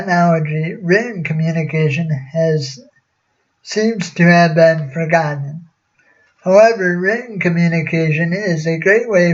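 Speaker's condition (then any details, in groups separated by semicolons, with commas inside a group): Cerebral palsy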